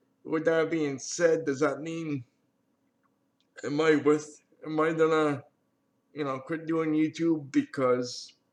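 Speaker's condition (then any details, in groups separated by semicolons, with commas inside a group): Cerebral palsy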